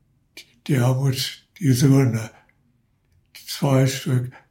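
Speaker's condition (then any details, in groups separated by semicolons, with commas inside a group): Parkinson's disease; cannot turn newspaper pages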